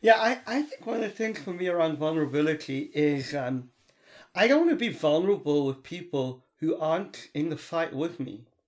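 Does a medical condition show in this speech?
Yes: cleft palate (Pierre Robin syndrome); congenital Pierre Robin syndrome, severe cleft palate, underdeveloped chin, nasal passages, ear, nose and throat affected, hearing problems; delayed speech development, audible speech impediment, listeners often ask for repetition.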